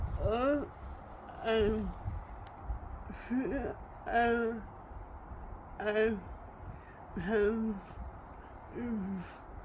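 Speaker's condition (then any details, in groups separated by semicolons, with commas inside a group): Rapid onset dystonia with parkinsonism; very rare, mainly upper body; over 20 years with condition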